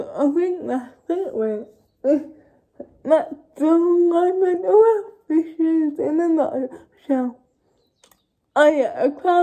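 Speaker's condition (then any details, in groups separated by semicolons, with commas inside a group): Cerebral palsy; uses feeding aid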